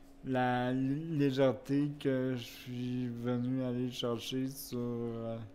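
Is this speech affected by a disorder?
Yes: cerebral palsy; wheelchair use.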